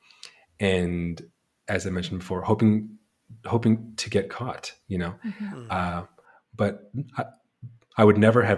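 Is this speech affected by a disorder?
Yes: stutter; childhood-onset stutter, present by grade three, speech therapy taken then dropped out; musically driven sentences slightly easier to read aloud; here repeated words, prolonged sounds.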